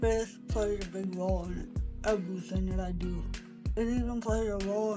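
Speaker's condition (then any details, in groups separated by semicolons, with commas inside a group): Cerebral palsy; later onset, hearing loss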